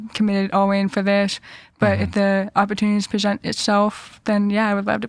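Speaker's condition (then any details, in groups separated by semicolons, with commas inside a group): Deafness; hearing loss found second grade, had passed tests via cues, hearing aids third grade, cochlear implants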